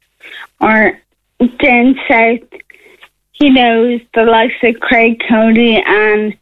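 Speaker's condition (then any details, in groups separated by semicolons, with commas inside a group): Friedreich's ataxia; progressive neuromuscular disease, nerve damage, muscle weakness, mobility loss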